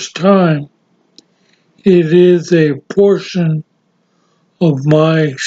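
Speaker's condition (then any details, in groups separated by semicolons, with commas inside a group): Severe brain injury; severe, ataxia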